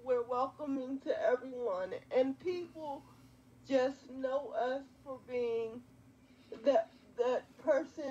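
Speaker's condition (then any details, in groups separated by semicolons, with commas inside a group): Quadriplegic cerebral palsy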